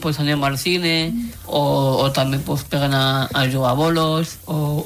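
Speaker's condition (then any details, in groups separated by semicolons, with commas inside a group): Down syndrome; three copies of chromosome 21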